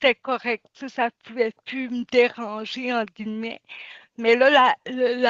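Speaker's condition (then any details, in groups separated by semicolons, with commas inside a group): Cerebral palsy; since birth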